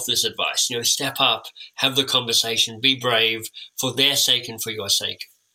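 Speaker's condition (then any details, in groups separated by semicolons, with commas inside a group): Cleft lip and palate; time with an orthodontist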